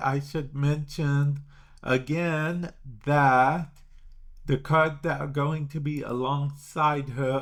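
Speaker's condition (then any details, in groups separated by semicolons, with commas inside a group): Cerebral palsy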